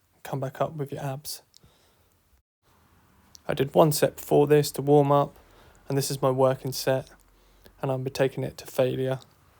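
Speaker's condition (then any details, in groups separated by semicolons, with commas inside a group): No condition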